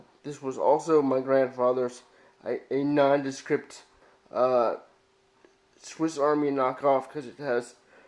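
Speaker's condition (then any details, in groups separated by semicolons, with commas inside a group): Cerebral palsy, spastic diplegia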